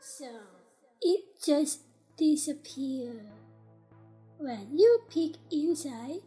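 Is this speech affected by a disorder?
Yes: Down syndrome; developmental disability.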